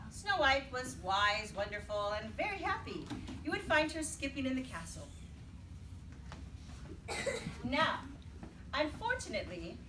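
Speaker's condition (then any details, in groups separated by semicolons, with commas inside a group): No condition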